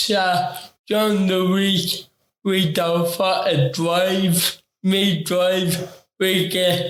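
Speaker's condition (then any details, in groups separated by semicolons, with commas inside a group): Ataxic cerebral palsy; affects talking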